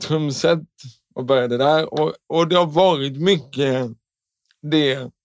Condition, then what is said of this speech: Cerebral palsy. Till och med jag med talfel fixar det.